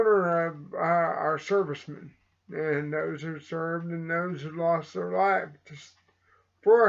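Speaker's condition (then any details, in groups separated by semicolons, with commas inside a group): Cerebral palsy; slight speech impediment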